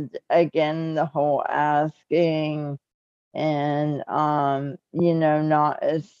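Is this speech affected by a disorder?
Yes: cerebral palsy.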